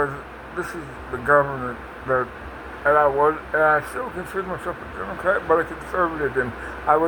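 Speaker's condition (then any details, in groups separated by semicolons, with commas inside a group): Parkinson's; speech impediment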